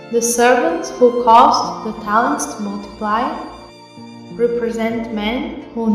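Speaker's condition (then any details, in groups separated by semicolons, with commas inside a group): No condition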